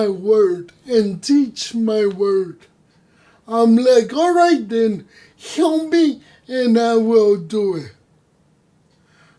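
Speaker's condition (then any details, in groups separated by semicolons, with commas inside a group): Cerebral palsy; from birth, no control over joints, movements, voice; no voice control, unusual voice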